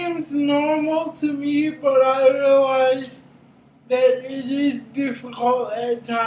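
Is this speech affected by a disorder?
Yes: cerebral palsy; brain injury.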